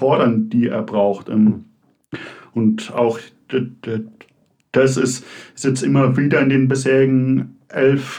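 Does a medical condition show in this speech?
Yes: stuttering; gradual onset, exact onset unknown, likely in childhood; fluency disorder only, writes fluently but speech not fluent, blocks, stutters even in dreams; here prolonged sounds.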